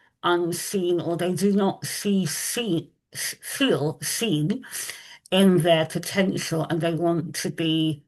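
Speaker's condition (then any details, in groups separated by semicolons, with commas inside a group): Moebius syndrome facial paralysis, congenital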